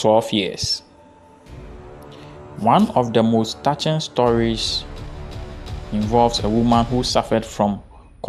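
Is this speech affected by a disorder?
No.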